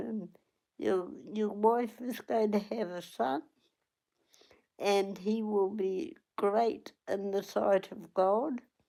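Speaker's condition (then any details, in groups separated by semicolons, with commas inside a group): Cerebral palsy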